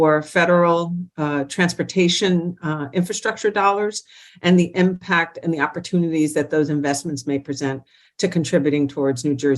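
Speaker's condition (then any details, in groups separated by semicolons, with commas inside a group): No condition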